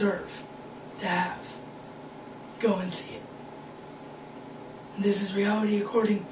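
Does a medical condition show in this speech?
Yes: cerebral palsy; wheelchair bound.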